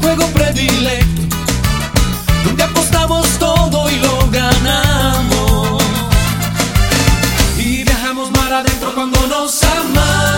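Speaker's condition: No condition

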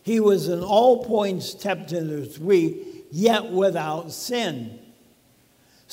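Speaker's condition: ALS; talking a little bit funny

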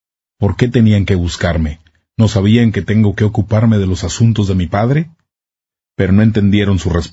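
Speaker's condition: No condition

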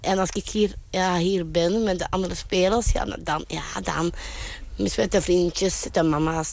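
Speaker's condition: Down syndrome; sometimes has to call out, occasional voice strain from calling out

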